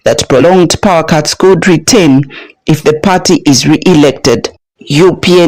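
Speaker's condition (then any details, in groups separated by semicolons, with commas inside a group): No condition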